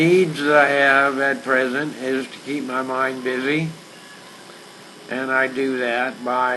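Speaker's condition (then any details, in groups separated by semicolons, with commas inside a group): ALS; acupuncture, interactive metronome, about 2.5 years before diagnosis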